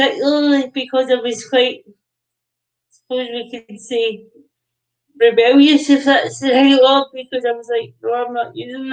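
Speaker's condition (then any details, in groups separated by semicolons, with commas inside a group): Cerebral palsy; predicted never to talk, now talks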